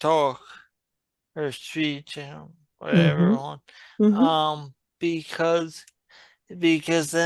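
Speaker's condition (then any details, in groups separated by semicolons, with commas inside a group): Traumatic brain injury; traumatic, hit by car, three-week coma; about 10 years since injury, recovering; relearned swallowing and breathing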